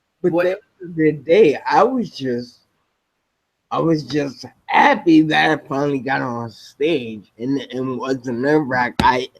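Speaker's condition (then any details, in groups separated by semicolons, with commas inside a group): Spinocerebellar ataxia type 7, SCA7; speech impaired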